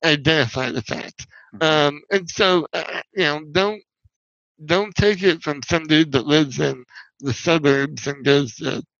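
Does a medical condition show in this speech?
Yes: spinal muscular atrophy; wheelchair user.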